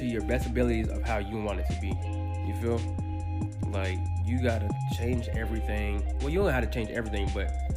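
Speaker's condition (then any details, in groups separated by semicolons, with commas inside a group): No condition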